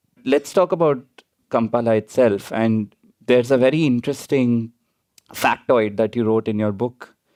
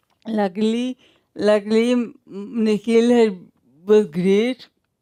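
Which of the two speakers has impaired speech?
The second: traumatic brain injury; severe, motorcycle accident; long past acute phase, still in therapy, gradually improving.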